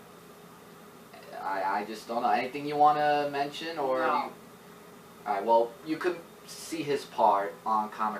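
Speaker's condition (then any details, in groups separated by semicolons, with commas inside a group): No condition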